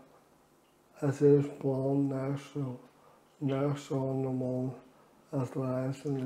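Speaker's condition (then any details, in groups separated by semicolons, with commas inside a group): Amyotrophic lateral sclerosis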